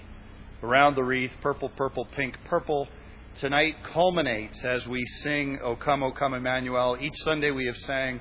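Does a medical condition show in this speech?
No.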